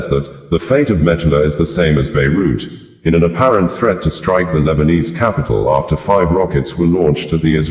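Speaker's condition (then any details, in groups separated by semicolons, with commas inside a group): No condition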